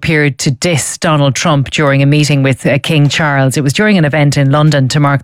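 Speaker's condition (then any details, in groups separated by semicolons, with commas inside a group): No condition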